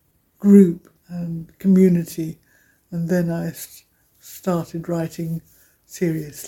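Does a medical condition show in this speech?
Yes: aphasia after stroke; aphasia after stroke affecting speaking, reading and writing, relearned counting through knitting; attends aphasia speaking group, reading text still very difficult; loses words mid-sentence, quieter voice, initially could not speak, speaking German with brother helped.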